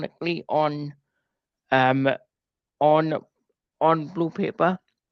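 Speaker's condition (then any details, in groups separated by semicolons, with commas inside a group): Cerebral palsy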